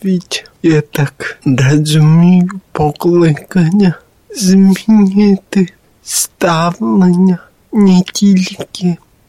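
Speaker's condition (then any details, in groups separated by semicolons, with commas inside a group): Cerebral palsy; since birth, born apparently lifeless, parents told would die within three weeks; speech defect noticeable to others, not heard by self, startled by own voice on microphone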